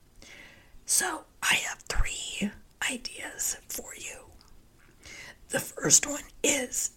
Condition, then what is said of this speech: Spasmodic dysphonia. I have a condition called spasmodic dysphonia that I'm currently dealing with and working through, so that's why I sound like